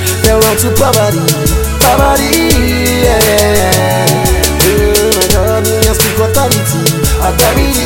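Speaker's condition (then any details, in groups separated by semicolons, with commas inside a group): No condition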